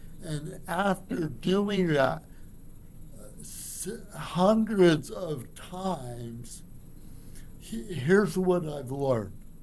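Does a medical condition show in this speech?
Yes: cerebral palsy; from birth.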